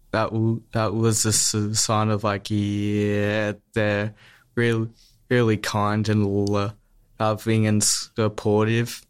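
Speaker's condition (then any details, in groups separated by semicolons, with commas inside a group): Stutter; stutter since childhood, smooth speech therapy at Box Hill Speech Pathology Clinic from age 14 or 15, two years; repeated sounds, prolonged sounds, blocks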